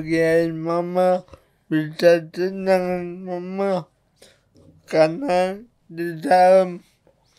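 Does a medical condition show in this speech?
Yes: cerebral palsy.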